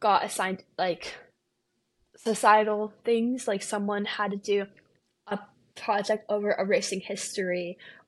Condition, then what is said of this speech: Stuttering. My stutter will always be a part of me, though it will never define me.